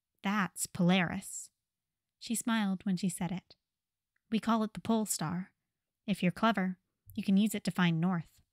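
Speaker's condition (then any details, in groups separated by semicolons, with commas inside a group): No condition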